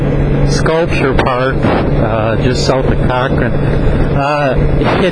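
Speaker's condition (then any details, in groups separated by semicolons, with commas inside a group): No condition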